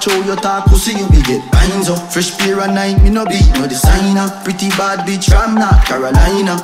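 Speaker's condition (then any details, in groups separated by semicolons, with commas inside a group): No condition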